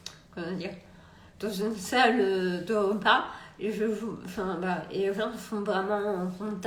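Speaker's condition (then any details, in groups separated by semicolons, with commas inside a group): Multiple sclerosis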